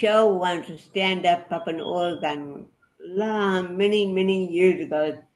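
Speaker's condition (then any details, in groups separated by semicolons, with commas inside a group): Cerebral palsy; affects body movements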